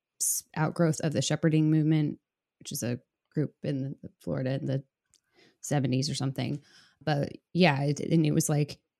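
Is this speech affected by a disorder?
No.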